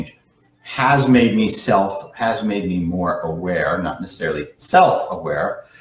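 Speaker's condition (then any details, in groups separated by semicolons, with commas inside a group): No condition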